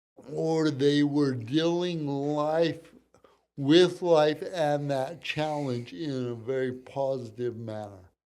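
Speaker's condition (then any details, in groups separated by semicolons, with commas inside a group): Cerebral palsy; from birth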